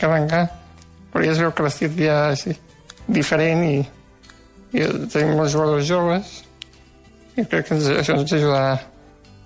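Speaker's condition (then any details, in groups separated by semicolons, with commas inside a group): Duchenne muscular dystrophy; housebound, no longer able to eat, moves only head and legs slightly, postural pain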